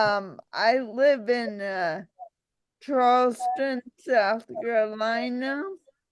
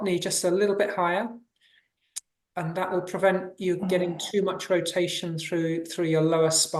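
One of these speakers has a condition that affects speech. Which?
The first: ataxia; suspected autoimmune cause; onset about 4 years ago.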